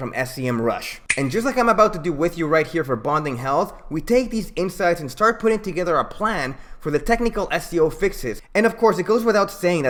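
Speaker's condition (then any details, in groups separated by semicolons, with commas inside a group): No condition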